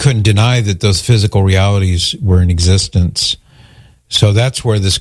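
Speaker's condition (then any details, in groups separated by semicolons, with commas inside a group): No condition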